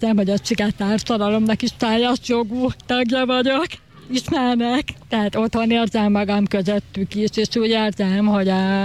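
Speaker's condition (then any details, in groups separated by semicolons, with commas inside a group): Deafness; acquired deafness, hearing lost at age 9, attended hearing school, joined deaf community at 20; left out when hearing sons talk to each other; signs and speaks in parallel with hearing sons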